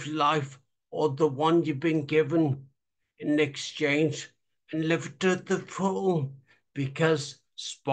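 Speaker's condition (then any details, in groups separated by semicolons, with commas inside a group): Traumatic brain injury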